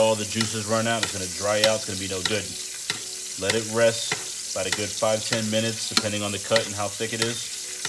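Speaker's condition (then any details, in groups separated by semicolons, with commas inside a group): No condition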